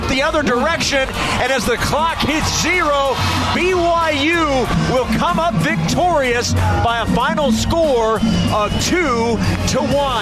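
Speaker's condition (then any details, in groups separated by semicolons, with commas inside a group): No condition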